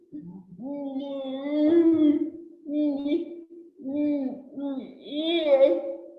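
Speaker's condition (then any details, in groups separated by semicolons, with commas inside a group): Cerebral palsy; since birth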